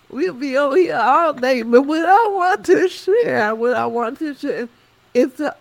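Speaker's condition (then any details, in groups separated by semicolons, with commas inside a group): Cerebral palsy; speech affected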